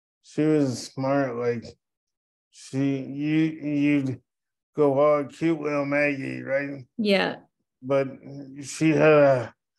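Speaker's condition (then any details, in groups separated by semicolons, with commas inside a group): Cerebral palsy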